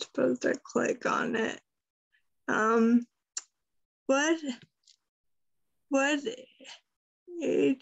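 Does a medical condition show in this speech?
Yes: Friedreich's ataxia; diagnosed about 20 years ago.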